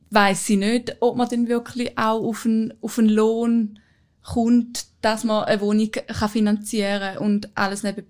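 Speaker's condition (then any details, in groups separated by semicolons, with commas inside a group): No condition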